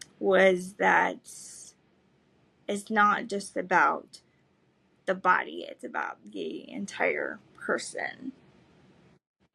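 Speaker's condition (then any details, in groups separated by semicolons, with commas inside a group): Cerebral palsy; spastic legs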